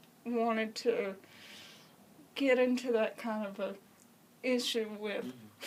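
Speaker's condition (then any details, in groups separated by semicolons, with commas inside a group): Cerebral palsy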